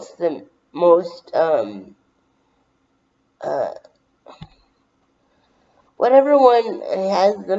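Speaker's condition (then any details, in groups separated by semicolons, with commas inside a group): Brain injury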